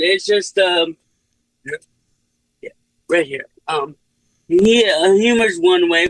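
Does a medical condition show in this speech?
Yes: cerebral palsy; speech unaffected.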